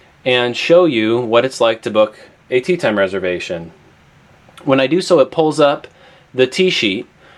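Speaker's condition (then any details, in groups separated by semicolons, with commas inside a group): No condition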